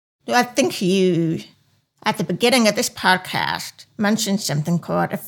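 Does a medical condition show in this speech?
Yes: profound hearing loss; profound hearing loss since childhood, hearing aids worn since childhood; deaf accent, speech sounds like a perpetual cold, listeners may need repetition to understand.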